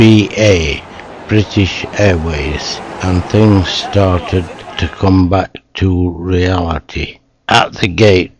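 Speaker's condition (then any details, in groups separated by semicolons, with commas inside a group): Motor neuron disease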